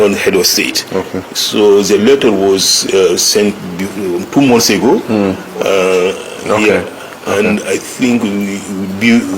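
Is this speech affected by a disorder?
No.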